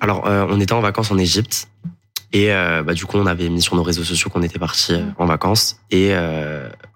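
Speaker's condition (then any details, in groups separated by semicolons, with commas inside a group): No condition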